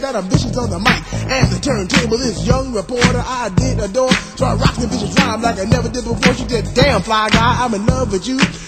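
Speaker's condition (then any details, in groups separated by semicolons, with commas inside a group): No condition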